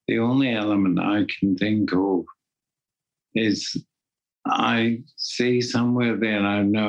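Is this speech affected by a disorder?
Yes: Parkinson's disease; deep brain stimulation surgery, two brain implants with controller, lifelong essential tremor, diagnosis took about 15 months; voice going, can no longer sing or do theatre.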